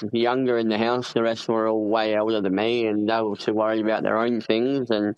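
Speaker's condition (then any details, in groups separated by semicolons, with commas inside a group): Cleft palate; congenital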